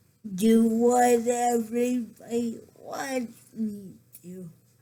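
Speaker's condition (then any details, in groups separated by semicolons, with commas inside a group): Cerebral palsy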